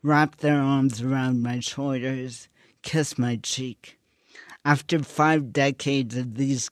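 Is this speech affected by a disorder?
Yes: cerebral palsy; present from birth, brain cells died at birth, hand tremor, intense muscles, balance and coordination affected; over 50 years since birth; slurred speech, slurring tongue.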